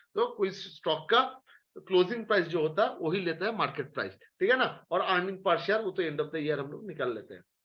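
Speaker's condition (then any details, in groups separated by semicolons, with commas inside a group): No condition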